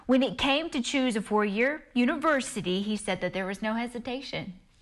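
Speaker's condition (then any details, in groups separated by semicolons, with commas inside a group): No condition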